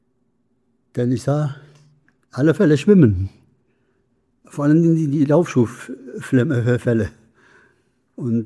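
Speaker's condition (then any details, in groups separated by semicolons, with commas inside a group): Parkinson's disease; speech therapy trains facial muscles against freezing face and speech against decline, going well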